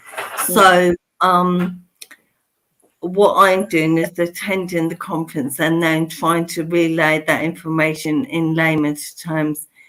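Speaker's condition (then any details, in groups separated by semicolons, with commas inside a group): Motor neurone disease; bulbar onset, speech and swallowing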